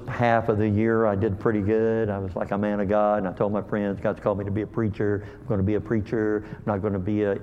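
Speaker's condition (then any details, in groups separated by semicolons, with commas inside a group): Cleft lip and palate; called hair lip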